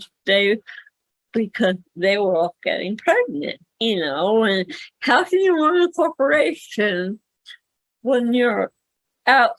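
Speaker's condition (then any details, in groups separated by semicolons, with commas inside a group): Cerebral palsy; speaks better than types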